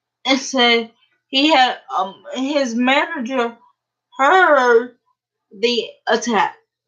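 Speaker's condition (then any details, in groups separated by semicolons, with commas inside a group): Cerebral palsy; uses a wheelchair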